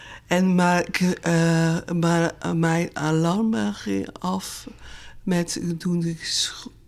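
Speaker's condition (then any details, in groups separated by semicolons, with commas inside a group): Primary progressive aphasia; needs extra time to speak, difficulty expressing what to say, struggles in unexpected situations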